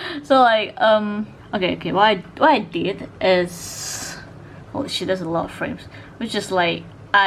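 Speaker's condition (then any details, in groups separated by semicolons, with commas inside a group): No condition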